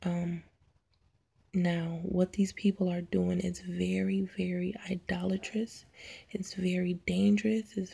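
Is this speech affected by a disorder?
No.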